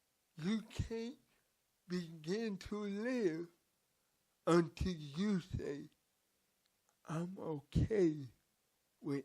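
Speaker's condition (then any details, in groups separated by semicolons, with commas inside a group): Cerebral palsy; from birth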